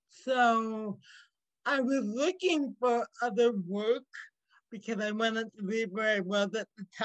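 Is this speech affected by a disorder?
Yes: cerebral palsy.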